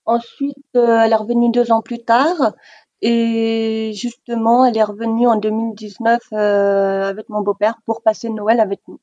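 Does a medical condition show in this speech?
Yes: deafness, severe; deaf since childhood, diagnosed age four, hearing aids since four, from extreme prematurity, neonatal resuscitation; oralist, uses some sign language.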